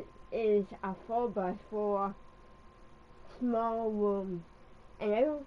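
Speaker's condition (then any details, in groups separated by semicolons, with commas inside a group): Cerebral palsy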